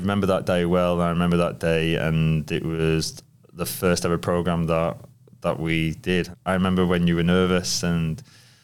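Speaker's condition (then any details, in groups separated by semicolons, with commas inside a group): No condition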